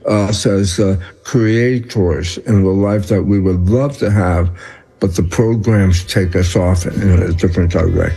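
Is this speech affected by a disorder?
Yes: tongue cancer; seen by ear nose throat doctor, throat scan malignant, later scan benign tumor; slurred speech; slurred speech attributed to tongue cancer.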